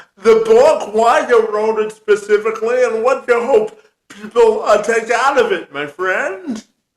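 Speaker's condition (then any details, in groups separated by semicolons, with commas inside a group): Cerebral palsy; affects walking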